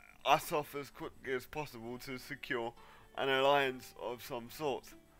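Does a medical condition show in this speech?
Yes: cerebral palsy.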